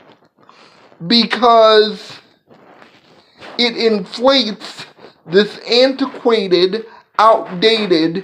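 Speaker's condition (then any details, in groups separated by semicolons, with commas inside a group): Cerebral palsy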